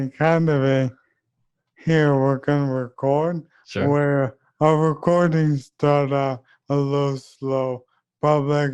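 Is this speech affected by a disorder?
Yes: ALS; leg onset, speech.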